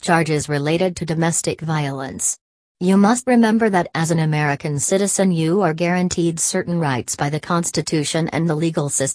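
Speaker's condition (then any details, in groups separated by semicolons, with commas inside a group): No condition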